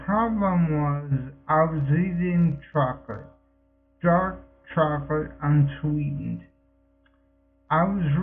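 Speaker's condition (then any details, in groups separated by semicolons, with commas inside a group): Multiple sclerosis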